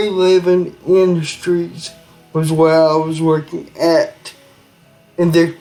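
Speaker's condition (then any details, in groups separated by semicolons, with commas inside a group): Cerebral palsy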